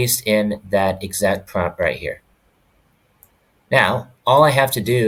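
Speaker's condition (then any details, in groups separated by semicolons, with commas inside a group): No condition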